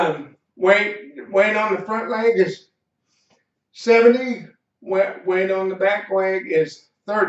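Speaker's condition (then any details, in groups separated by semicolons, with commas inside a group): Cerebral palsy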